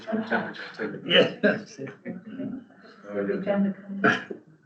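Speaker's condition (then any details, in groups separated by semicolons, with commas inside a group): No condition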